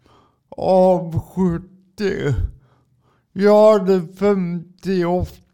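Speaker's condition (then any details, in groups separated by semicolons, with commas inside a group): Cerebral palsy; from birth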